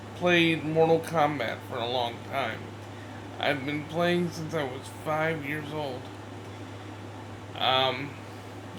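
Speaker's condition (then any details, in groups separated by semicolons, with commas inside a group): Cerebral palsy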